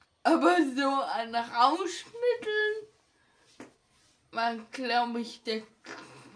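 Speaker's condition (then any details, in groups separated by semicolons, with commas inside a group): Ataxia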